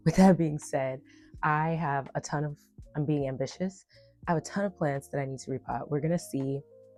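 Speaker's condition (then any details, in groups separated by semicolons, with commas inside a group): No condition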